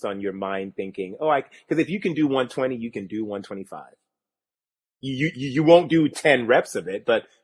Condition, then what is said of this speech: Stuttering. The way that I conquered stuttering was that I started paying attention to how my body felt when I wasn't stuttering.